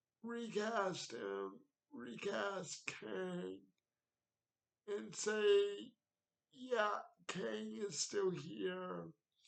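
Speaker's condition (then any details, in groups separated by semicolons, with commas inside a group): Cerebral palsy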